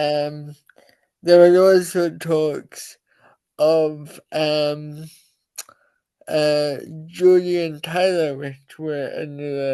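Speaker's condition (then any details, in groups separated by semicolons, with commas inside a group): Cerebral palsy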